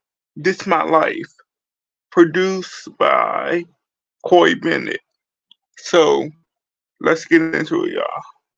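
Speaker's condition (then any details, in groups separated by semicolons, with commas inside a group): Cerebral palsy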